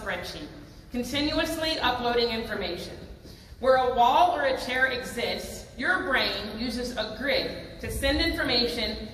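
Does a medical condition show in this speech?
No.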